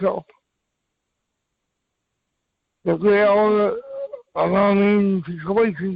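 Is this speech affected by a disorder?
Yes: cerebral palsy; from birth.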